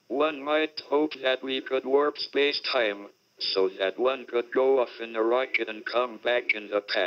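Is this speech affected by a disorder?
Yes: motor neurone disease (ALS), through a speech-generating device; body hardly works.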